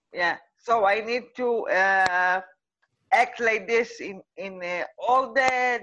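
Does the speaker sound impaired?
Yes: cerebral palsy; uses a wheelchair, mother of two children.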